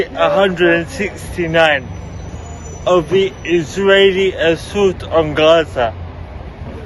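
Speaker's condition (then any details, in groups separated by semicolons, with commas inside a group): Cerebral palsy; wheelchair; speech difficulties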